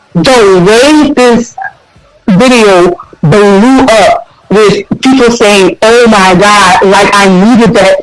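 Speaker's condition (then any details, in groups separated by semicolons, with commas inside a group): Stutter; developmental stutter, onset at age 3; people took voice away because of stutter; prolonged sounds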